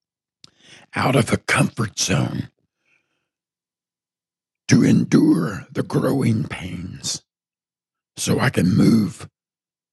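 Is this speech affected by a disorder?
Yes: partial laryngectomy from throat cancer; strangers ask if sick.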